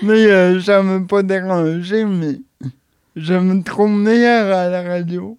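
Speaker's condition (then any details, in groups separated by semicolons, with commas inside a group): Cerebral palsy; since birth, unable to walk, personal helper comes, respite house since age 8 or 9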